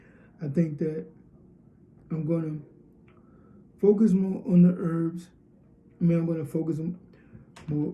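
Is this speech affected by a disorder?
Yes: cerebral palsy.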